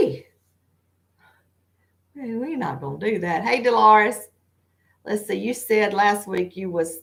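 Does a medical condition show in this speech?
No.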